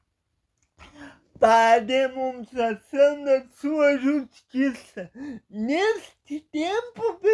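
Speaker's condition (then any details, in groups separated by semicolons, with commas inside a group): Paralysis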